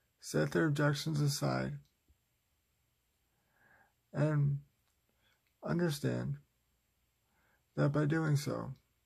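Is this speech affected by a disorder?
Yes: cerebral palsy, spastic.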